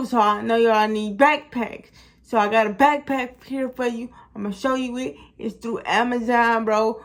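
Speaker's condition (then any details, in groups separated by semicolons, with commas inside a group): Cerebral palsy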